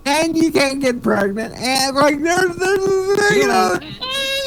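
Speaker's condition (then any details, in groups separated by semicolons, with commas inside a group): Cerebral palsy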